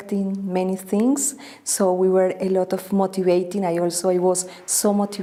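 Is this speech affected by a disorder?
No.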